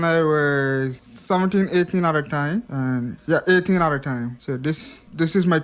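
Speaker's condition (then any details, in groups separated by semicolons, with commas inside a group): Hearing impairment; past speech impediment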